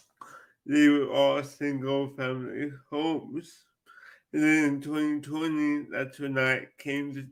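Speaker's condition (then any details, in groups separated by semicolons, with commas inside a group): Cerebral palsy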